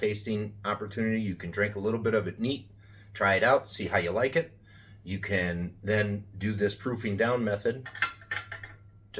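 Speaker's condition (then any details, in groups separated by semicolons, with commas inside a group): No condition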